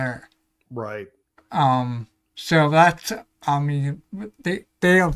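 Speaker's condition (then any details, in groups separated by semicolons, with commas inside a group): Ataxia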